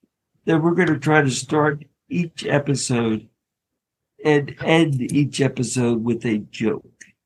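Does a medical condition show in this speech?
Yes: ALS; diagnosed about five years ago, PEG tube recommended soon after diagnosis; fifth year since diagnosis, taking morphine and Advil, hospice.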